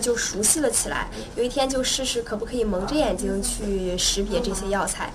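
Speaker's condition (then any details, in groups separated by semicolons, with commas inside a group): No condition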